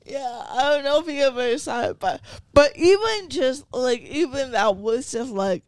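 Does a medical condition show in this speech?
Yes: cerebral palsy.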